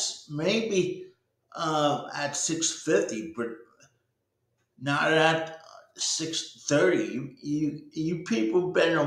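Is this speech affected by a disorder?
Yes: cerebral palsy.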